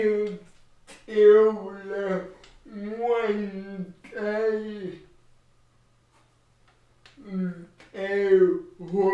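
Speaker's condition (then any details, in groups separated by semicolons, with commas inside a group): Cerebral palsy; since childhood; slurred speech, unintelligible to strangers, childhood speech therapy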